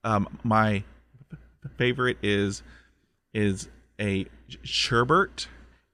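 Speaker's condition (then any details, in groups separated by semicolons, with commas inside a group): Stuttering; stutter since childhood, 20 years speech therapy first on fluency, hypnosis, military hypnotherapist on mental health; repeated words, prolonged sounds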